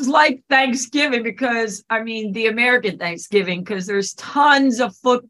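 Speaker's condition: No condition

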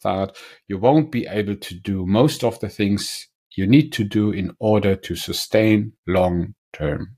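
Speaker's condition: No condition

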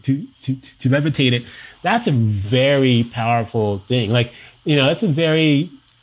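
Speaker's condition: Stutter; stutter began in childhood, raised in Oahu Hawaii, linked to witnessing domestic violence, mother and her brothers stutter; ongoing stutter; speaking felt as continual rupture, stutter heard by workshop and concert audiences; repeated words

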